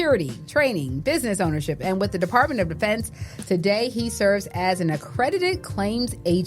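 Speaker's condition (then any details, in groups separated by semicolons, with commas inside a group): No condition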